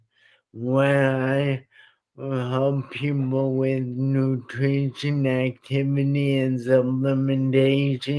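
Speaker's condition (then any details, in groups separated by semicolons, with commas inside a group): Traumatic brain injury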